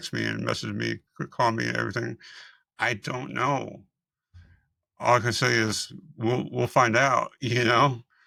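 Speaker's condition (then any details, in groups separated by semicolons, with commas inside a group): Multiple system atrophy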